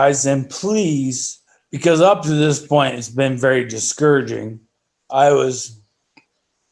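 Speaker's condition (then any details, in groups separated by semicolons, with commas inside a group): ALS; breathing affected after injection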